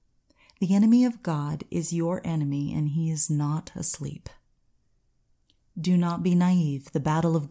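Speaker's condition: No condition

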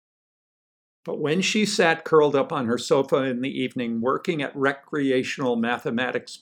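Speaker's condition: No condition

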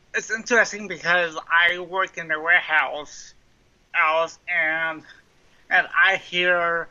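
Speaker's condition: Cerebral palsy; mild cerebral palsy

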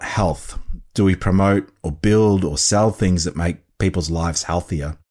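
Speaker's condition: No condition

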